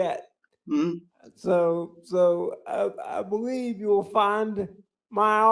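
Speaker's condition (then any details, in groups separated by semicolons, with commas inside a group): Cerebral palsy; speech sounds drunk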